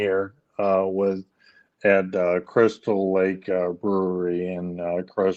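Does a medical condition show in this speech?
Yes: ALS; leg onset, later arm weakness; speech issues.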